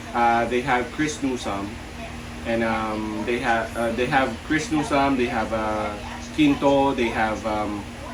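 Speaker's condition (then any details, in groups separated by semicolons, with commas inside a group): No condition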